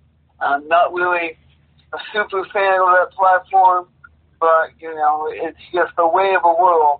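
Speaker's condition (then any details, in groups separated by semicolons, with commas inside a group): Cerebral palsy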